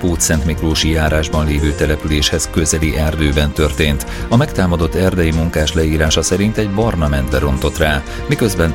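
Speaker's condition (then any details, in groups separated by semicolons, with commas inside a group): No condition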